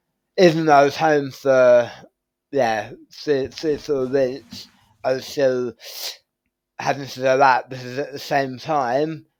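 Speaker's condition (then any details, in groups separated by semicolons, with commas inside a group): Tongue cancer surgery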